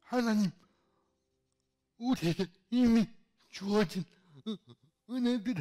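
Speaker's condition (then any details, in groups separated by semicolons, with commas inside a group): Cerebral palsy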